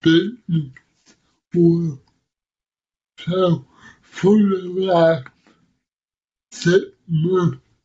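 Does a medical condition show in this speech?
Yes: cerebral palsy; affects muscle movement, intellect unaffected; audiences initially unsure they can understand speech, speech described as hard to understand.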